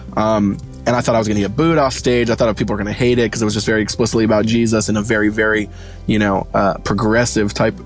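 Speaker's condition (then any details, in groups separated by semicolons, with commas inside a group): No condition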